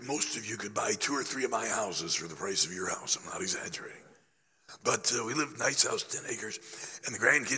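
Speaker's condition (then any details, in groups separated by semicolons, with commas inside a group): Laryngeal cancer after radiation, growth on voice box treated with radiation and chemotherapy; still affected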